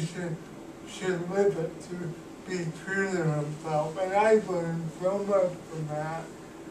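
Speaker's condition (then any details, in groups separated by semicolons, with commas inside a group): Cerebral palsy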